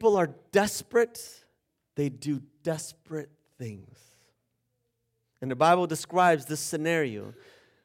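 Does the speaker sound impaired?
No.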